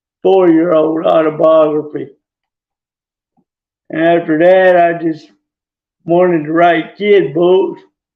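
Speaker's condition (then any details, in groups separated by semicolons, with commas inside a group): Traumatic brain injury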